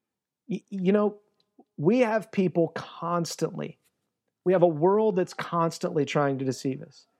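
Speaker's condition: No condition

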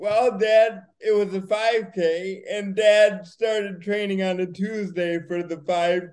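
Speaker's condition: Cerebral palsy; wheelchair user

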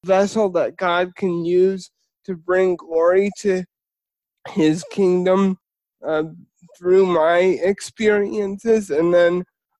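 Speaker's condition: Spastic cerebral palsy

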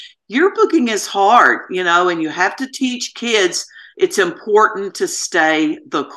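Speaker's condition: No condition

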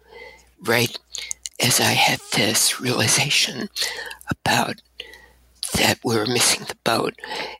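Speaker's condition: Abductor spasmodic dysphonia; much breathiness

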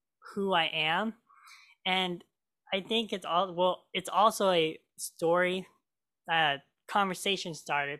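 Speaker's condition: Cleft lip and palate; hole in upper lip

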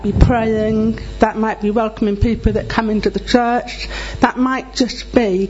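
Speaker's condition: Deafness; relies on lip reading

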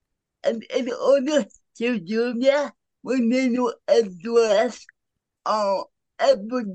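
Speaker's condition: Cerebral palsy; present from birth, uses power wheelchair; affects speech, noticeably

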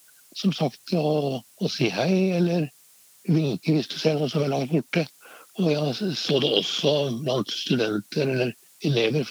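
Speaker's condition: Parkinson's disease; daily exercise since age 60

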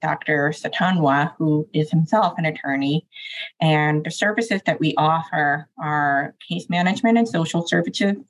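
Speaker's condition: Deafness, deaf and oral, cochlear implants; uses spoken Language, also uses American Sign Language

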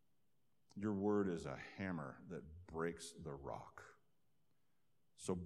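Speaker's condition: No condition

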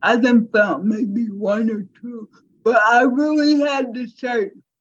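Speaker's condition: Cerebral palsy; speech impairment, voice sounds different, strangers wrongly assume cognitive disability on hearing voice

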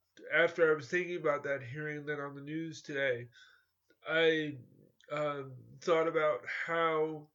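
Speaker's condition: Cerebral palsy; cerebral palsy since childhood

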